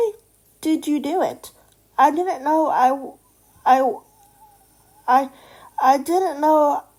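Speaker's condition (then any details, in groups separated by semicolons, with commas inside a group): Cerebral palsy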